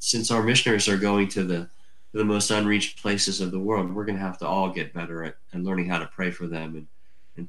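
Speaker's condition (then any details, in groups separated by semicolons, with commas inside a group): Cleft lip and palate; from birth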